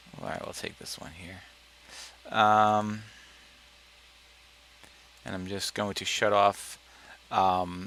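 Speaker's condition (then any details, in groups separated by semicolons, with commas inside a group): No condition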